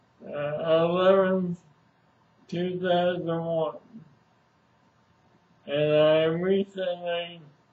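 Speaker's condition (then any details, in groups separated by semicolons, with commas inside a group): ALS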